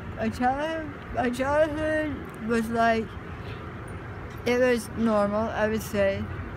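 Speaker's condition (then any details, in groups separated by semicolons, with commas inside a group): Muscular dystrophy; since birth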